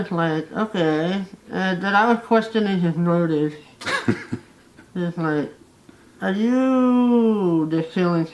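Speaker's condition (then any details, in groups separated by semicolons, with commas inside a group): Facial paralysis; one side of face paralyzed; does not talk plainly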